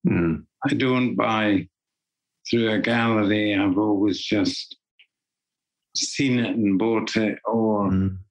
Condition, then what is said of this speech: Parkinson's disease. My voice is going. And the voice thing is particularly important to me.